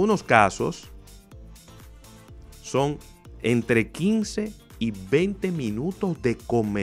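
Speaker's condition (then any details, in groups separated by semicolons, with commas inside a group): No condition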